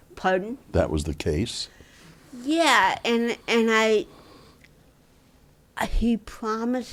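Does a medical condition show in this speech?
Yes: dystonia.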